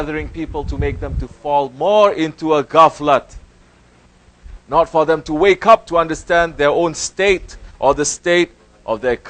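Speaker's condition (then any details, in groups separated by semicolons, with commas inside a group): No condition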